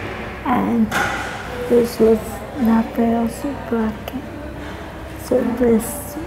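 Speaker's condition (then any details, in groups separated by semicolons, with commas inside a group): Devic's disease; improved after treatment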